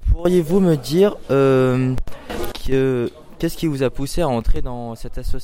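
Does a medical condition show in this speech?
No.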